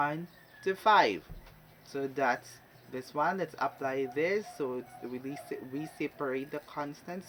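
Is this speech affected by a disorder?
No.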